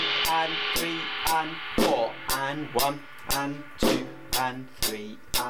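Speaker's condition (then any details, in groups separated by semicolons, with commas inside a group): No condition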